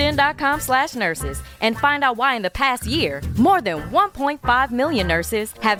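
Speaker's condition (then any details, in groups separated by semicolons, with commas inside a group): No condition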